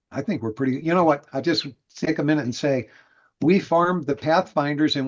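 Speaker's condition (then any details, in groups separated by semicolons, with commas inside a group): No condition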